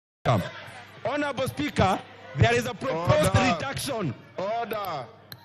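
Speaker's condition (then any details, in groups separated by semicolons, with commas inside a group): No condition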